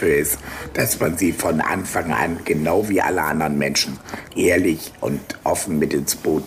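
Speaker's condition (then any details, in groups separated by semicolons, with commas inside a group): Laryngectomy after laryngeal cancer, voice prosthesis (tracheoesophageal); years since surgery, ate again after 8 days, home and speaking as now by day 11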